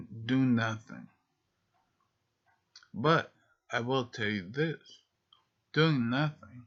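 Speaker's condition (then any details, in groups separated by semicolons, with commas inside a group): Multiple sclerosis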